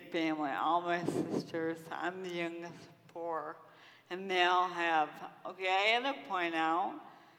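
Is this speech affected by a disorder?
Yes: Friedreich's ataxia; onset in 20s after severe illness, diagnosed at University of Michigan, progressive, staggering gait, lost walking, no treatment; over two decades since onset, uses wheelchair, service dog.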